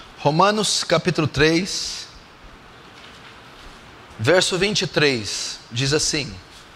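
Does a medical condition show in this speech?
No.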